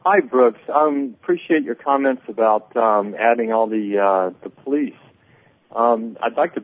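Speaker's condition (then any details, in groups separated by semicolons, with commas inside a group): No condition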